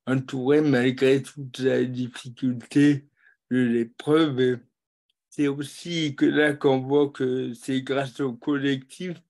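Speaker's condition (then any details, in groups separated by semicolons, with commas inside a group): Cerebral palsy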